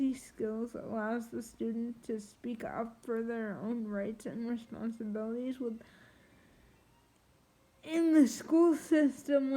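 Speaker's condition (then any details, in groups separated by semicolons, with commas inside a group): Triplegic cerebral palsy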